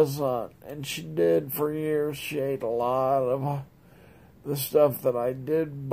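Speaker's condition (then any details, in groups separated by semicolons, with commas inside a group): Multiple sclerosis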